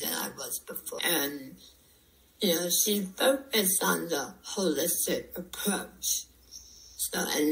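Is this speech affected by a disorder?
Yes: head and neck cancer; recurrence, most face and neck lymph nodes removed, 75% tongue removed; two surgeries, two radiation courses, ongoing speech and swallowing therapy; dysphagia, audible saliva while speaking, throat clearing, paced breathing.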